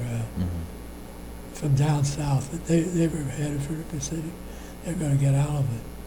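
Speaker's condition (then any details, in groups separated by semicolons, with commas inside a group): Parkinson's disease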